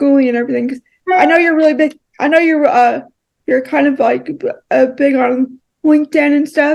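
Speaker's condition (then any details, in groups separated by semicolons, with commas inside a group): Cerebral palsy, spastic, mild; power wheelchair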